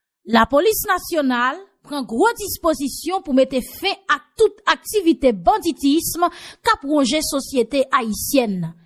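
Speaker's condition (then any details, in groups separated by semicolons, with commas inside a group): No condition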